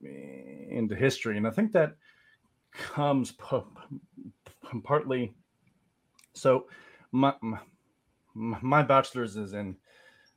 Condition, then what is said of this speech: Stuttering. But then a lot of the turbulence, I should say before I continue, I have a stutter.